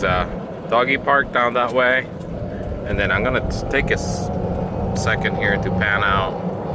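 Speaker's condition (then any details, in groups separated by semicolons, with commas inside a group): No condition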